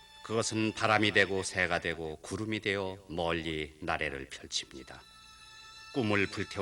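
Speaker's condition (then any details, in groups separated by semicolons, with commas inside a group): No condition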